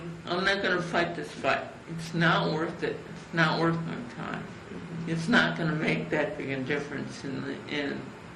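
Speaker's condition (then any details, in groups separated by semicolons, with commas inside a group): Cerebral palsy; from birth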